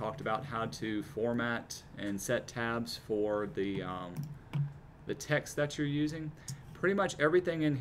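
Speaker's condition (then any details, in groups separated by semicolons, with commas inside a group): No condition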